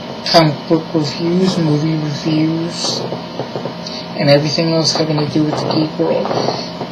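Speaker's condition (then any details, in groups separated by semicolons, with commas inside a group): Cerebral palsy; diplegia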